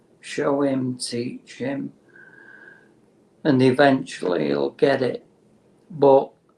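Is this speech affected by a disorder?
Yes: motor neurone disease; terminal, no cure.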